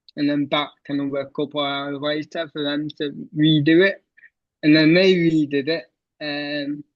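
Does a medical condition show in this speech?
Yes: cerebral palsy.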